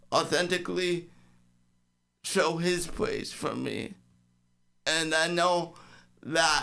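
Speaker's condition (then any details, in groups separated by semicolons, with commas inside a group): Cerebral palsy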